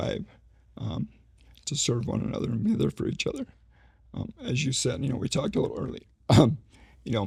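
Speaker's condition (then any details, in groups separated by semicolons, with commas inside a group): ALS; slowly progressing form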